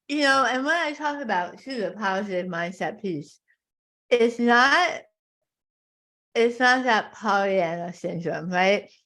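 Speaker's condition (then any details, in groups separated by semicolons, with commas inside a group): Tongue cancer; stage four tongue carcinoma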